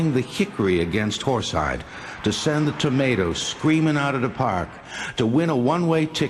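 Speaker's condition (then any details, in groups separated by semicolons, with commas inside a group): No condition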